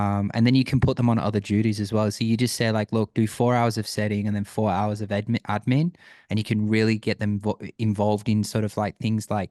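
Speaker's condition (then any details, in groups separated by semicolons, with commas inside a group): No condition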